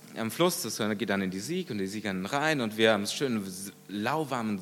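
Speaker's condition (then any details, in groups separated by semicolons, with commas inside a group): No condition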